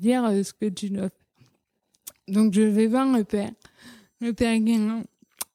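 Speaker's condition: Cerebral palsy; childhood speech

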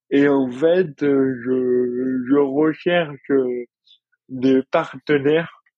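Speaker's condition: Dystonia; more pain before injection

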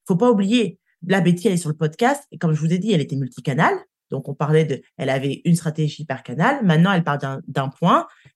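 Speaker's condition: No condition

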